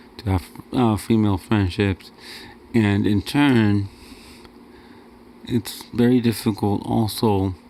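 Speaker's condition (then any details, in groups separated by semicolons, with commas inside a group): Cerebral palsy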